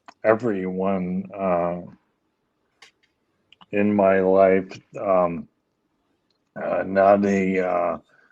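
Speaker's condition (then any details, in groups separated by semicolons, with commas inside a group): ALS; leg onset, later arm weakness; speech issues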